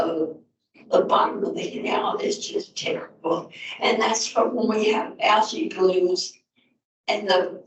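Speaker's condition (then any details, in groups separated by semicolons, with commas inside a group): Multiple sclerosis; speech problem from the condition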